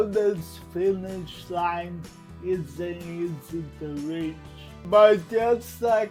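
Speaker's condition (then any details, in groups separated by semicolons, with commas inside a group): Cerebral palsy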